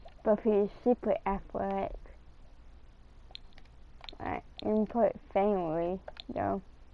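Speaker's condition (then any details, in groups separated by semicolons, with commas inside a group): Cerebral palsy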